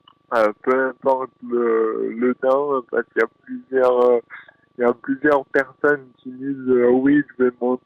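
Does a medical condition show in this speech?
Yes: dystonia; neurological brain disorder, oxygen lack impairing muscle supply, from delivery complication, present since birth; 24 years old, just finished running stage of tour; elocution disorder, fine motor impairment.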